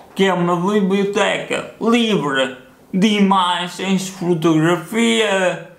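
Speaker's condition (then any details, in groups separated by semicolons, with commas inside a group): Cerebral palsy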